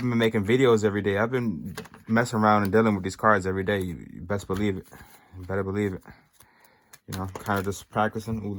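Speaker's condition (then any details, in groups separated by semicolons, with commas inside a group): No condition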